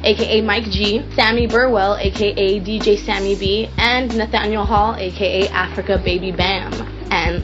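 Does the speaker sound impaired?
No.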